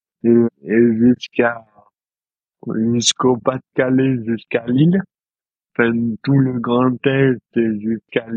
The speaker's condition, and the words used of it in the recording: Dystonia. Donc la dystonie, c'est une maladie neurologique qui impacte les troubles pour moi, qui peut faire des troubles de l'élocution et de la motricité fine.